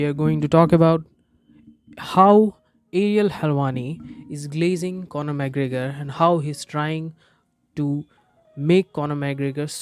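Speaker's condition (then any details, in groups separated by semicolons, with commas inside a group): No condition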